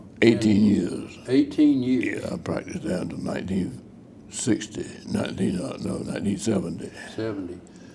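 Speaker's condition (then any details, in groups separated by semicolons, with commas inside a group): Parkinson's disease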